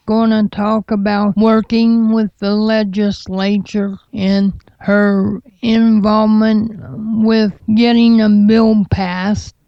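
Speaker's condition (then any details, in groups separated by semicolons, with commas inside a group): Cerebral palsy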